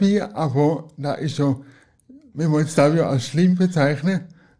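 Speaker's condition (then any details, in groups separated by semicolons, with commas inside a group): Cerebral palsy; wheelchair user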